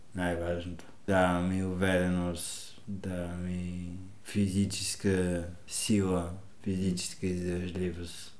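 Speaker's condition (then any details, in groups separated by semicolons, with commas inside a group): Cerebral palsy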